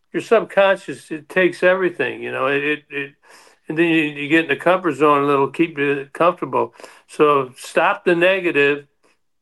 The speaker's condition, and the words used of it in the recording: Parkinson's disease. You have less to to, to protrude, and uh, you know therapy is a must.